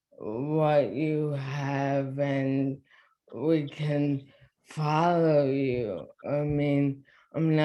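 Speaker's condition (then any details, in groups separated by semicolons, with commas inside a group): ALS; diagnosed within past year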